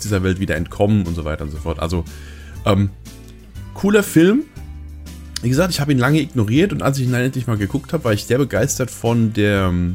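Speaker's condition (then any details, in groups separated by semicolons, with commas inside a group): No condition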